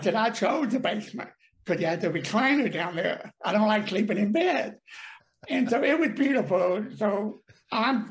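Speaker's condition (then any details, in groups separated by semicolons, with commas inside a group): Deafness; paralysis on one side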